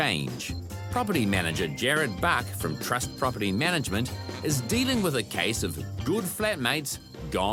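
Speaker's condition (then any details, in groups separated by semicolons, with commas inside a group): No condition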